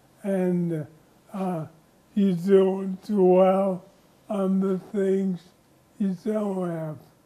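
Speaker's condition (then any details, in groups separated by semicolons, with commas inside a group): ALS; onset in hands; listeners can tell something is not right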